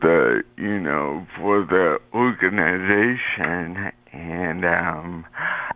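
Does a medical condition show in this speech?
Yes: cerebral palsy.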